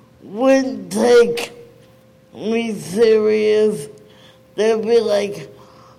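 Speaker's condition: Cerebral palsy; never received needed therapy; age 49

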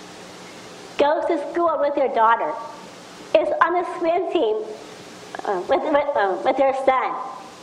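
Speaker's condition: Down syndrome; extra chromosome; speech problems

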